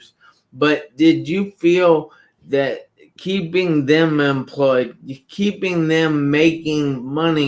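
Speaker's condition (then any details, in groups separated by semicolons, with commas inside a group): Traumatic brain injury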